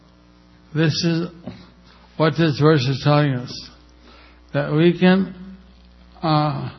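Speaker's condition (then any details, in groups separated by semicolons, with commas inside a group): Stroke with facial paralysis; undergoing therapy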